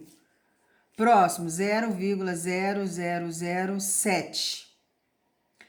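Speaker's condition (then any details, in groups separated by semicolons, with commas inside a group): No condition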